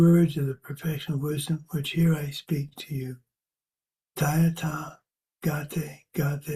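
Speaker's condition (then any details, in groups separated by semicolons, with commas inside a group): Parkinson's; age 73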